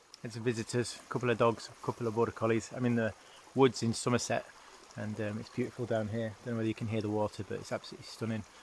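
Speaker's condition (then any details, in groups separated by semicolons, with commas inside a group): No condition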